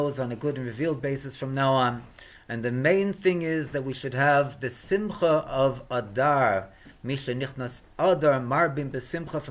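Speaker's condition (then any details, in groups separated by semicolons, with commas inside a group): No condition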